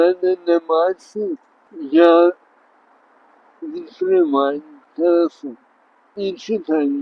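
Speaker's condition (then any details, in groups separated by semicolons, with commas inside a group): Traumatic brain injury; car crash, many impairments; in rehab, pool therapy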